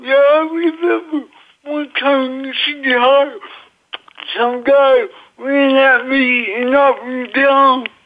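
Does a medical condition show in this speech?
Yes: cerebral palsy.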